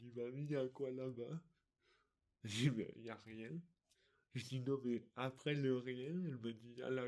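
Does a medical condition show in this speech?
Yes: dystonia; articulation difficulties.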